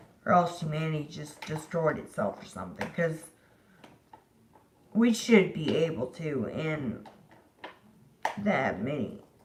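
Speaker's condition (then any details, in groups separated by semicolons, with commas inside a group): Disability causing slurred speech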